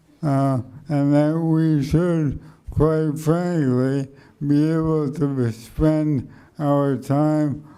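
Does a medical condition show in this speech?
Yes: motor neuron degeneration.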